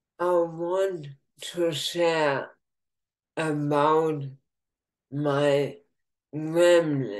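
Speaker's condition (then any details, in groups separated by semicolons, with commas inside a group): ALS, bulbar form, bulbar onset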